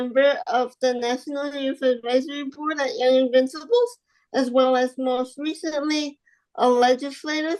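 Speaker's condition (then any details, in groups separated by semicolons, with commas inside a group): Spastic quadriplegic cerebral palsy; spastic quadriplegic, from birth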